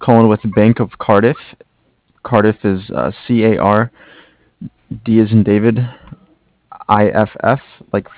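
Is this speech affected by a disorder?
No.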